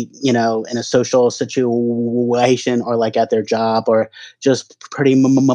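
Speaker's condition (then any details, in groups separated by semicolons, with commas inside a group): Stuttering; onset around age 2.5, fall with traumatic brain injury then, grandfather and daughter stutter, likely genetic, hypnotherapy tried; stutters every time talking, hard ordering in restaurants, phone calls, strangers, alcohol seemed to lessen stutter; prolonged sounds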